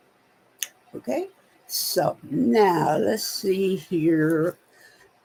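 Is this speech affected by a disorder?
Yes: spinal neurosarcoidosis.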